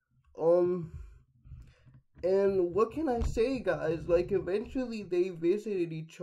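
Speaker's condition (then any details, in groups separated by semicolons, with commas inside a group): Cerebral palsy, mixed, mild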